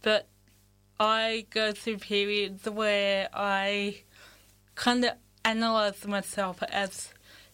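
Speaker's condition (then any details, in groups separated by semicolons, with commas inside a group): Cerebral palsy; present from birth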